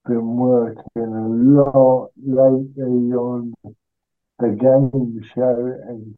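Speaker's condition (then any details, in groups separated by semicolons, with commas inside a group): Cerebral palsy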